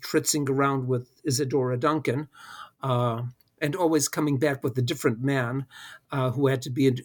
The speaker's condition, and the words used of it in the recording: None; typical speech.